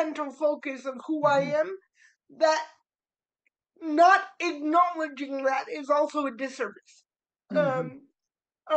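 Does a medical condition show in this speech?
Yes: cerebral palsy; spastic.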